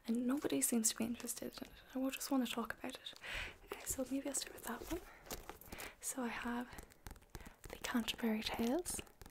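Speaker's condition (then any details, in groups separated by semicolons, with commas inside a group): No condition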